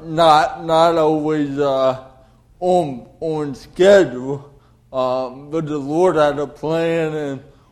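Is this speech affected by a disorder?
Yes: cerebral palsy; delayed development.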